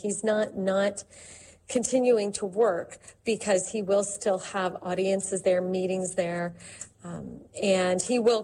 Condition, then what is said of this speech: No condition.